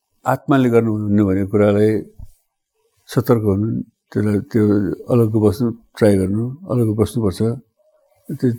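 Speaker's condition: Parkinson's disease; fall risk

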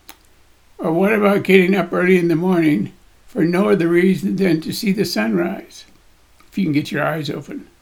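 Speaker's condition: Parkinson's disease; Parkinson's disease at age 76 to 77, body tremor, shaking stops when holding heavy weights; Parkinson's getting in the way a little, daily cardio and gym workouts; voice shakes

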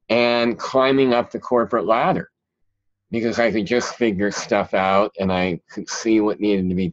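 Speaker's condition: Cleft palate; present since childhood

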